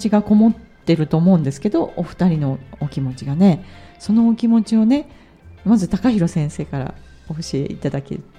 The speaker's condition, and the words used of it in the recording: None; typical speech.